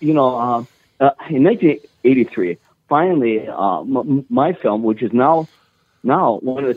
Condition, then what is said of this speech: Stuttering. You know, if you if you didn't have a stutter, you'd almost sound a little bit like Robin.